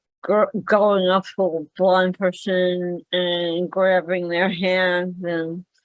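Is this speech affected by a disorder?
Yes: cerebral palsy; speaks better than types.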